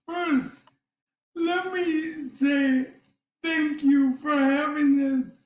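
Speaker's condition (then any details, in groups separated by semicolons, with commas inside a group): ALS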